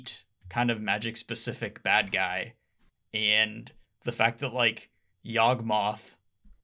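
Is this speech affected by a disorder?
No.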